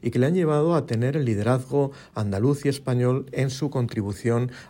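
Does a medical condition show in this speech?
No.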